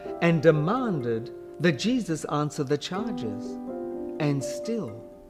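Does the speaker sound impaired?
No.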